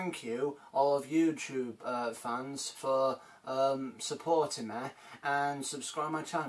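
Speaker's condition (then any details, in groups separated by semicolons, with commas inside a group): No condition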